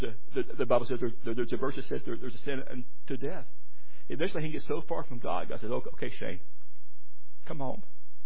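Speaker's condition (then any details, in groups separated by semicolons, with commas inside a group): Stuttering; stuttered while presenting sermon; repeated sounds, repeated words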